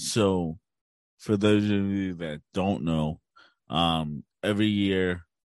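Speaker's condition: Cerebral palsy; since birth, umbilical cord around neck three times, breathing difficulty in womb, tight muscles, gait, swimming and cycling learned in high school; mildest case, gets around on own, no wheelchair; speech reveals disability, speaks more slowly than others, articulate

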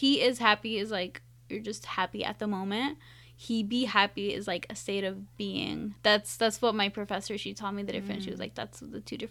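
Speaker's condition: No condition

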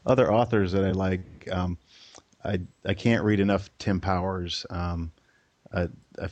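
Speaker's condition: No condition

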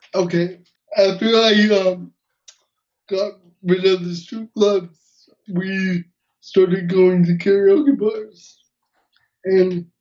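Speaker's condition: Cerebral palsy; uses wheelchair, hearing intact

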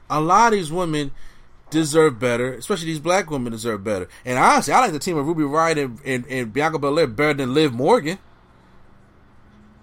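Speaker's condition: No condition

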